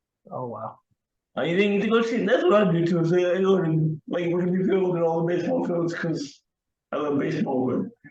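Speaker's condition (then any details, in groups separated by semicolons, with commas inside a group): Cerebral palsy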